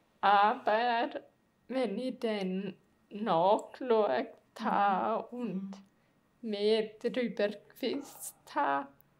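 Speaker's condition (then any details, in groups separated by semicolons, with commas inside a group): Multiple sclerosis; autoimmune disease; onset about 14 years ago, needs help from others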